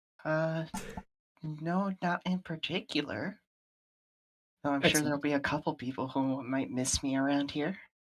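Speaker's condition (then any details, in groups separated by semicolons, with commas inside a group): No condition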